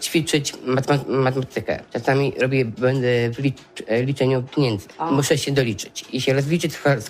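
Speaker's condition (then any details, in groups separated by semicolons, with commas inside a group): Down syndrome; sometimes forgets things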